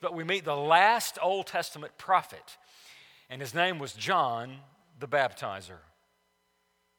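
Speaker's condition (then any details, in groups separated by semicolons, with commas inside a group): No condition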